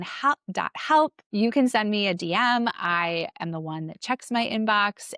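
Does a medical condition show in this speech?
No.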